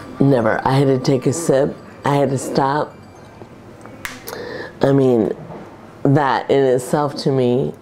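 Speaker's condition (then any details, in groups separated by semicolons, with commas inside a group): Primary lateral sclerosis; speech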